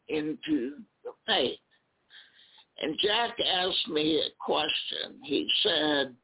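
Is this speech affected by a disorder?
Yes: spasmodic dysphonia.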